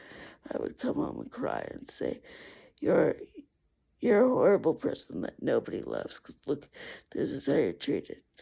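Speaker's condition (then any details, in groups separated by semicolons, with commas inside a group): Cerebral palsy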